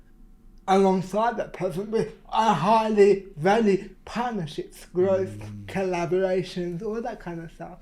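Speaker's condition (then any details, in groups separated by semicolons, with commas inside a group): Cerebral palsy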